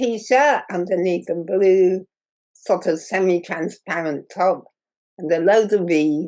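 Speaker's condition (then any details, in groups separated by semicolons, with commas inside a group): Muscular dystrophy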